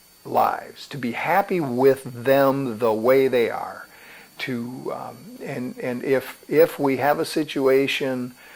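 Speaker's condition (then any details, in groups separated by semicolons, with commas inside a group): No condition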